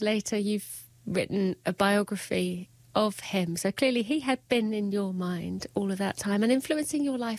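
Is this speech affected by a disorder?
No.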